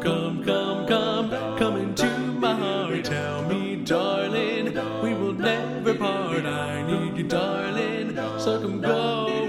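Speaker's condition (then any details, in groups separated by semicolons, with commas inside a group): No condition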